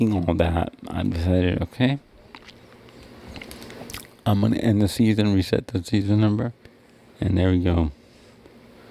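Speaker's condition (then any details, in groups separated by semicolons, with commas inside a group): Cerebral palsy; wheelchair user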